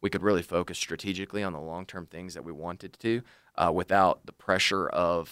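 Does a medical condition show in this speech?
No.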